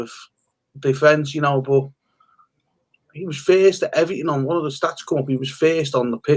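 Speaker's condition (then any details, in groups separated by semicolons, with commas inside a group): No condition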